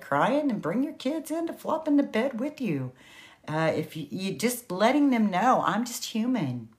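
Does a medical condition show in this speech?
No.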